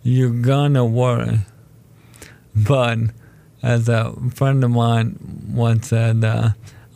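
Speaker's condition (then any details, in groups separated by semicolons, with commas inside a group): ALS; told condition is terminal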